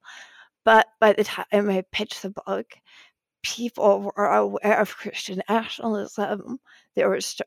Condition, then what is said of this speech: Spasmodic dysphonia. And just from the beginning, I think it's good to tell people I have something called spasmodic dysphonia.